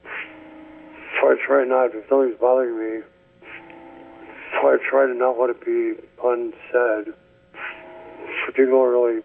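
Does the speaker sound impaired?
Yes: ALS; speech getting worse.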